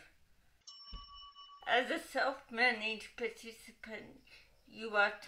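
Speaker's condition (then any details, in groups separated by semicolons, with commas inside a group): Cerebral palsy, dystonic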